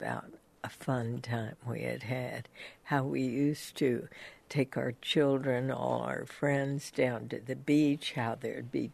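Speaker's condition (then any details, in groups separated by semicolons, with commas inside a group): Spasmodic dysphonia; dismissed as psychological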